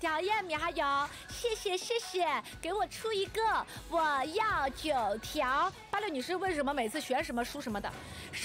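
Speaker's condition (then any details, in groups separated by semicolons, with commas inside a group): No condition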